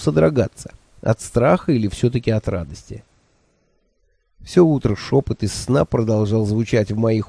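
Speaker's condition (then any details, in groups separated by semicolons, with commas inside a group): No condition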